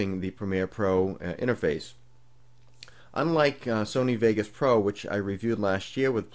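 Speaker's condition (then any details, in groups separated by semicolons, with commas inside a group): No condition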